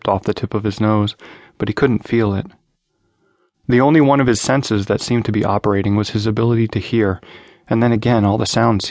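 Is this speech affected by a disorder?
No.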